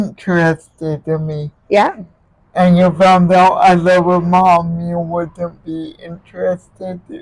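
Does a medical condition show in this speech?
Yes: cerebral palsy.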